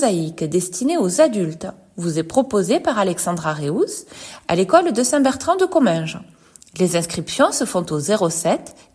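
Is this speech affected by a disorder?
No.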